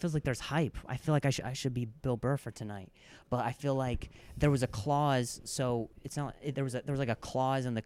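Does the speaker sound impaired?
Yes: stutter; made finding other employment hard; converses at length in interview; listeners used to get impatient, cut off or dismiss, speech gives distinctive comedic point of view; here repeated sounds.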